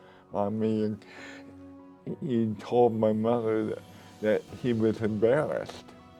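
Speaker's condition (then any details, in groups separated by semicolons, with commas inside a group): Cerebral palsy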